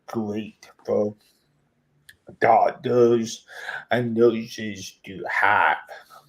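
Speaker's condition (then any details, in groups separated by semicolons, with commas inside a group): Cerebral palsy; affects speech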